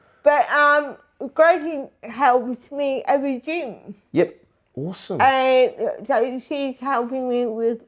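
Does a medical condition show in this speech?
Yes: disability affecting speech.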